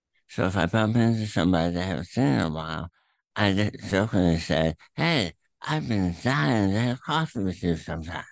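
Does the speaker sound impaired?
Yes: throat cancer; throat cancer three times, radiation with molded mask, chemo, checkups at Erlanger Medical Center Chattanooga; stage 4, terminal, tumor through tongue attached to epiglottis, inoperable, Emory Proton Center therapy not working; voice affected by cancer, eating issues from tongue tumor, still talks at length.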